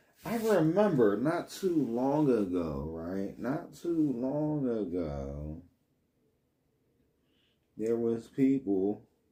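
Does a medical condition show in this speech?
No.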